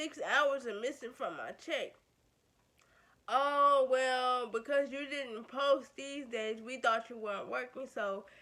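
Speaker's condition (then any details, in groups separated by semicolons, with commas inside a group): Cerebral palsy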